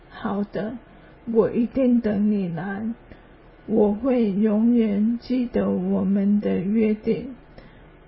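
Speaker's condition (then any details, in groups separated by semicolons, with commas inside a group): ALS; hand weakness, cannot write, type or grasp, arm muscle atrophy, cause unknown, year of immunoglobulin injections; slower speech, quieter voice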